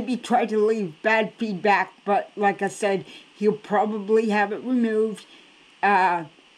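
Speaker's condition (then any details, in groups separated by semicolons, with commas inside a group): Cerebral palsy; cannot walk, crawls to get around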